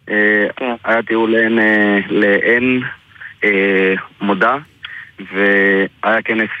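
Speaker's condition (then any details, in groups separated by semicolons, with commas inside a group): Stutter; mild stutter, self-described as slight; mentioned to listeners beforehand; repeated sounds, prolonged sounds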